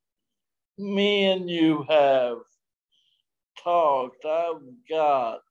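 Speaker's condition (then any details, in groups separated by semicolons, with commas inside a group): Traumatic brain injury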